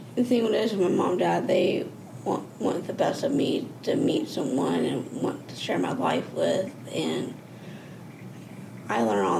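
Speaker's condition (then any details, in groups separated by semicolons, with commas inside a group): Down syndrome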